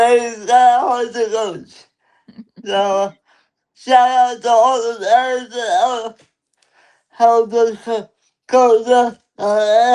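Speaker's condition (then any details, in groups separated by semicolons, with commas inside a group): Cerebral palsy; lifelong; limited energy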